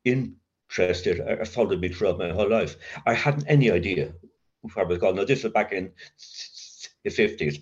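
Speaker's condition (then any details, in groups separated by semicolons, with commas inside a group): Covert stutter; severe childhood stutter, linked to adverse childhood experience, child guidance clinic, worse with teacher's punishment, covert since sobriety; still gets occasional blocks, uses voice as main working tool; stutters in mind more than aloud, avoids feared words, voice never feels own; blocks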